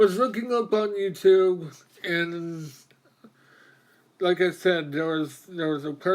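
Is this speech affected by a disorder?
Yes: mobius syndrome.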